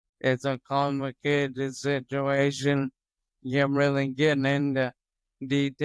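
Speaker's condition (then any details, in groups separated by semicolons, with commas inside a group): Toxic leukoencephalopathy, locked-in syndrome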